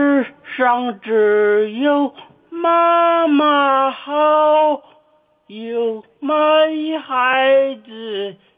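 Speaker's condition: Cerebellar atrophy; onset at age fifteen, possibly from brain trauma, now age 44, physically disabled; cannot care for self, relies on 76-year-old mother for eating, toileting, haircuts, worse than before; speech sounds different from ordinary people, self-described speech impairment, host hears it

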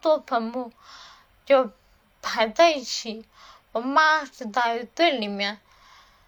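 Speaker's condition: Cerebellar atrophy, hereditary; familial, mother, uncle and aunt died of it, untreatable, slurred speech first, then weak hands, no medication, about ten years given; muffled articulation, tongue not nimble, listeners struggle to understand

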